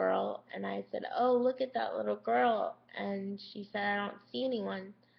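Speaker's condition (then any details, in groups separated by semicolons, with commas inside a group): Cerebral palsy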